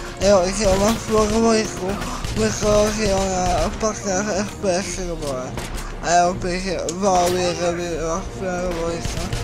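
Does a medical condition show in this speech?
Yes: cerebral palsy.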